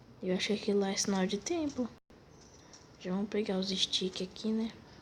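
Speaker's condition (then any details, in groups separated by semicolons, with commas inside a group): No condition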